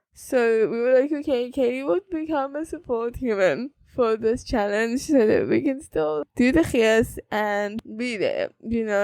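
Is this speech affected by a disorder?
Yes: cerebral palsy.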